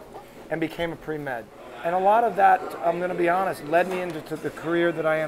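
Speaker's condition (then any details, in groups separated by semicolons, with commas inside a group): No condition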